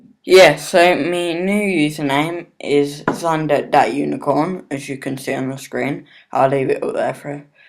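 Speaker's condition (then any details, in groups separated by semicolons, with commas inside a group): Cerebral palsy; not fully independent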